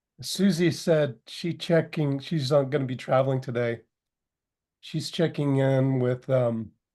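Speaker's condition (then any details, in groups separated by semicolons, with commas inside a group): No condition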